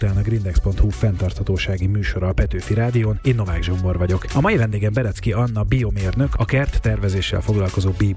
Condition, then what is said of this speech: None; typical speech.